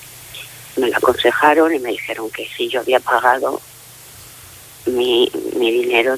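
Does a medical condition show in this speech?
Yes: facial palsy; facial palsy after cancer surgery three years ago.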